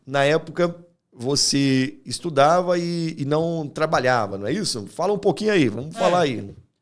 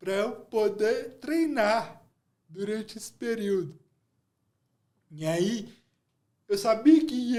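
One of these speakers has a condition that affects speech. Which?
The second: cerebral palsy; low brain oxygen at birth, delayed delivery; over 40 years since onset.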